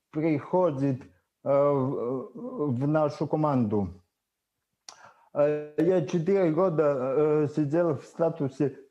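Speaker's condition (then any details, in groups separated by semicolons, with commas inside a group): Cerebral palsy; from birth, wheelchair, spasticity; initially unintelligible speech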